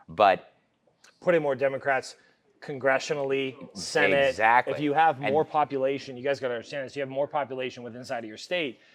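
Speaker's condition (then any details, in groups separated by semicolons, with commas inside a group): No condition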